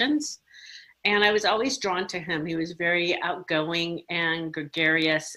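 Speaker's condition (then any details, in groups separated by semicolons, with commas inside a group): No condition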